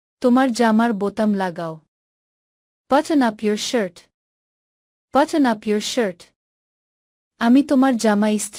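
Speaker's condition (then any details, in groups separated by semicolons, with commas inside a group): No condition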